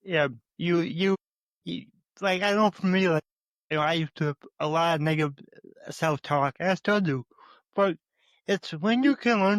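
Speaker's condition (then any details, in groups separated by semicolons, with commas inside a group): Cerebral palsy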